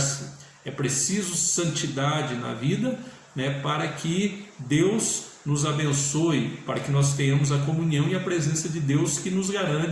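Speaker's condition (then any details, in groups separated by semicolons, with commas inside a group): No condition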